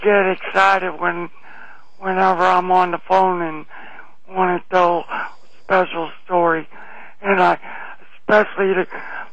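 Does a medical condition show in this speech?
Yes: laryngeal cancer; cancer of voice box, age 49, laryngectomy with electronic buttons advised as only cure; larynx not removed, refusing laryngectomy until unable to speak; laboring to talk, sounds like very old man, stronger when pushed out.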